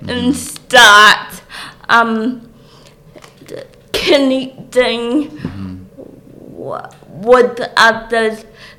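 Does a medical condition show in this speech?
Yes: cerebral palsy; speech obviously affected.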